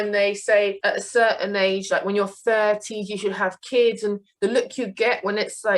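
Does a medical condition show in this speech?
No.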